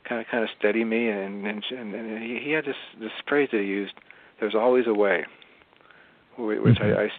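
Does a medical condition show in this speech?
Yes: Parkinson's disease; diagnosed while still working, some years before recording.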